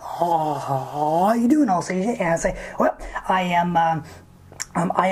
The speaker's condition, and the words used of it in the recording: Stuttering. Um, now, now that right there is um, uh, it's called the block, and so I I am I am uh, just kind of blocking on that sound.